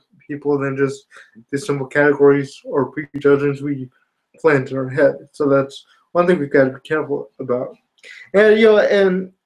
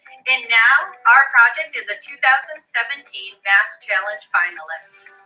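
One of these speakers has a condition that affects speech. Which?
The first: spastic quadriplegia cerebral palsy; spastic quadriplegic type, some ataxia, since infancy.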